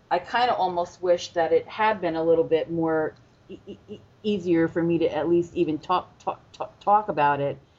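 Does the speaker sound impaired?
Yes: stuttering; stuttering since childhood, kept hidden in childhood due to critical, yelling father; formerly avoided speaking situations, speechless at first self-help group meeting, said name and stutter by fourth or fifth; here repeated sounds.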